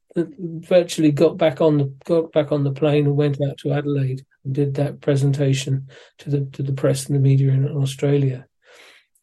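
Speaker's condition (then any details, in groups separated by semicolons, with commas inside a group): Parkinson's disease; suspected for a while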